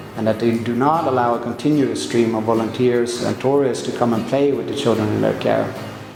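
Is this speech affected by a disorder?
No.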